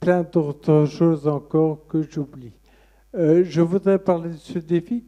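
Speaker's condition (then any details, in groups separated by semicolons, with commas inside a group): Friedreich's ataxia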